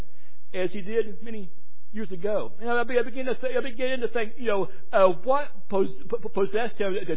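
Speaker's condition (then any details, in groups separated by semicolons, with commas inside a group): Stuttering; stutters more when tired; repeated sounds, repeated words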